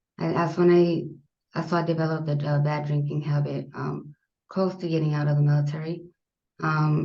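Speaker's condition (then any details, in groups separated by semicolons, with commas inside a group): No condition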